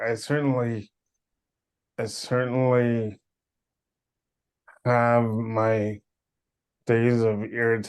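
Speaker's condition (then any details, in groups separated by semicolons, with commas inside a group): Cerebral palsy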